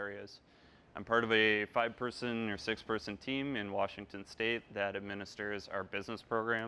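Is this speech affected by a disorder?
No.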